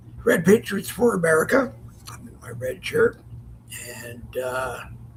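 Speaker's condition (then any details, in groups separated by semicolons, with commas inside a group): Lewy body dementia; Parkinson's-linked form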